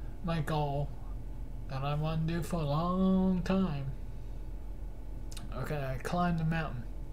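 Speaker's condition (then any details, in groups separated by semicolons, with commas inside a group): Cerebral palsy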